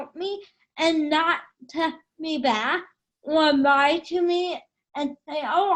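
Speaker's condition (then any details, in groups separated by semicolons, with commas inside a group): Cerebral palsy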